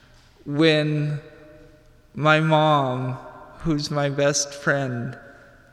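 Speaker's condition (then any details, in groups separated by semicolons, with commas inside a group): Cerebral palsy; cerebral palsy from lack of oxygen right before birth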